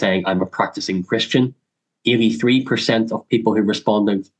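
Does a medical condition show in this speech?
Yes: cleft lip and palate; congenital.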